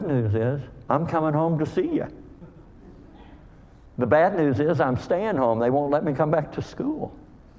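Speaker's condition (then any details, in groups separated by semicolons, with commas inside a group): Cleft lip and palate; called hair lip; speech hard for others to understand in youth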